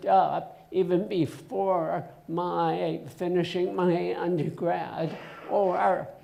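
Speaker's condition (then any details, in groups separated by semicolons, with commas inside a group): Essential tremor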